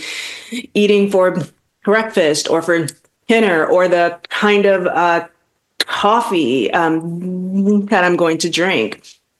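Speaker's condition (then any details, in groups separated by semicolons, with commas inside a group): Stuttering; lifelong stuttering; pursues public speaking to face fear of talking, still stutters, feels vulnerable on podcasts; long-standing fear of talking, past avoidance of carrying conversations, stuttering held back career; blocks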